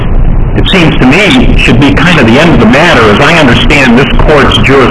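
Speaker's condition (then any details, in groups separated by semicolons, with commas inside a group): No condition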